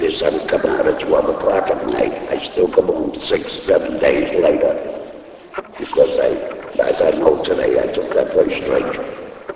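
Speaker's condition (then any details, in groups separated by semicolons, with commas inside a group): Laryngectomy; voice box removed by operation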